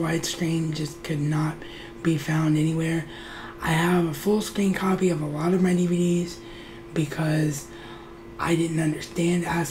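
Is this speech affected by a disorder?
Yes: cerebral palsy; wheelchair bound.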